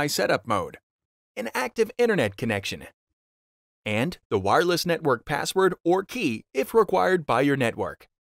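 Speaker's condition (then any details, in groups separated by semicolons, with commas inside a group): No condition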